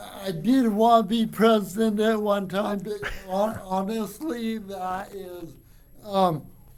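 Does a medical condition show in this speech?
Yes: cerebral palsy; from birth.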